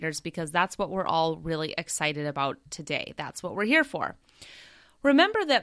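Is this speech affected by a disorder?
No.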